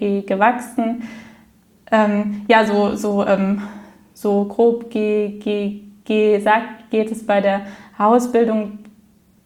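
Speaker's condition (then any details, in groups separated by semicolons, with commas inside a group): Stuttering; stuttering since childhood, unnoticed in primary school, shown openly in grades 5-6, laughed at; intensive therapies at 16 and 20 little effect, third therapy then speech technique helped, Flow self-help group Frankfurt; handles stuttering openly, speech technique to make stuttering more fluent; repeated sounds, prolonged sounds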